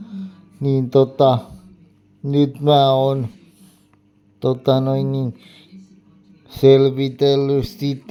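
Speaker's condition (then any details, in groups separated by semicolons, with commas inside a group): Cerebral palsy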